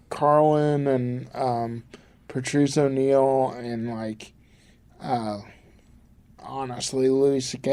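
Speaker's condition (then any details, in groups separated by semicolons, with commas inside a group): Cerebral palsy; from birth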